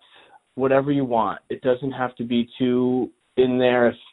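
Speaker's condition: No condition

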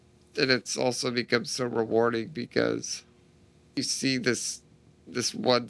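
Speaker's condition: Duchenne muscular dystrophy; too weak to walk

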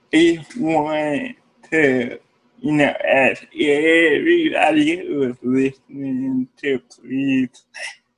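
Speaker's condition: Cerebral palsy; therapists involved in upbringing

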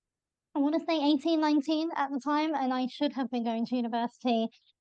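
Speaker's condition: Bilateral cleft lip and palate; congenital, around 23 operations, bone graft, jaw realignment at 18-19, Great Ormond Street, 6 grommet operations; possibly needs more pitch or volume to be heard, voice called weird in childhood

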